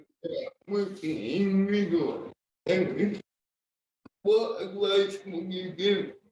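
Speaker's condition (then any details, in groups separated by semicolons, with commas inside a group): Cerebral palsy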